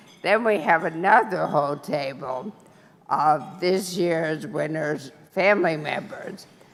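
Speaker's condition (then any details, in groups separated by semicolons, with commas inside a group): Brain injury; injury 20 years ago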